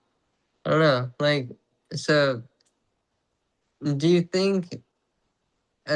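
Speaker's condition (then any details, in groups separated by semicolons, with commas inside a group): Traumatic brain injury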